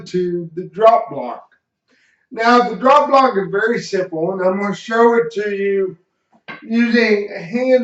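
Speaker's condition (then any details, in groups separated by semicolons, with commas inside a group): Cerebral palsy; slight speech impediment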